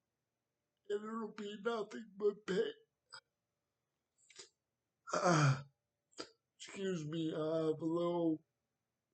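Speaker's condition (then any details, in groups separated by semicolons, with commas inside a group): Cerebral palsy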